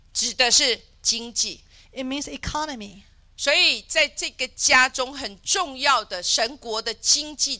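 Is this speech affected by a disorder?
No.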